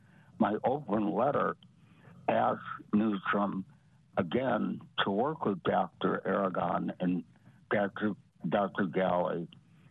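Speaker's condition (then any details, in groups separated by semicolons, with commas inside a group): Parotid gland removal; difficulty speaking at this recording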